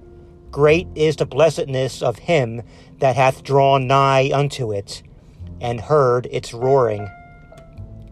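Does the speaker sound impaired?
No.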